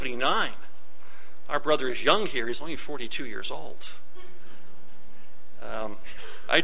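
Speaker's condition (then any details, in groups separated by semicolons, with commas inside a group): No condition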